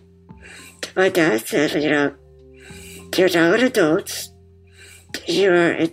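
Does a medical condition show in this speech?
Yes: muscular dystrophy; congenital form, diagnosed as toddler; BiPAP machine audible while talking.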